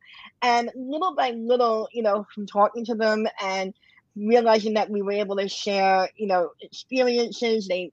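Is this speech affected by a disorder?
Yes: cleft lip and palate, bilateral.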